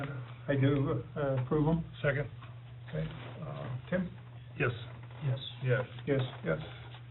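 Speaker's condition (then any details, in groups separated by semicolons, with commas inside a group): No condition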